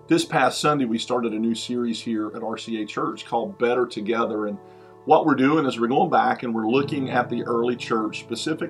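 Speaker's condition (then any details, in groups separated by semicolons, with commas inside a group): No condition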